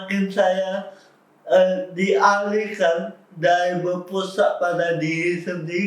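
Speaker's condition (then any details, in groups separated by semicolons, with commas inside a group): Cerebral palsy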